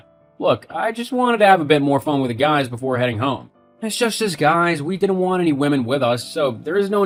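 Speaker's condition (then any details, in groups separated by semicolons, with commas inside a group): No condition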